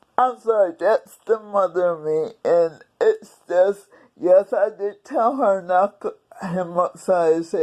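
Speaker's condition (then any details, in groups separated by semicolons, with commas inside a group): Cerebral palsy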